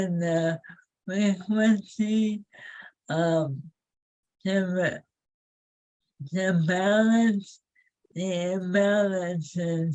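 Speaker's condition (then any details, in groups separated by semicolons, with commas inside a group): ALS; face improved, feet move faster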